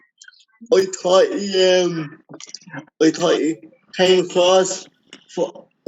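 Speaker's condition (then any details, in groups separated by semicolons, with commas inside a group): Cerebral palsy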